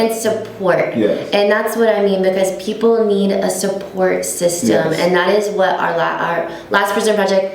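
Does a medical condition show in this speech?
No.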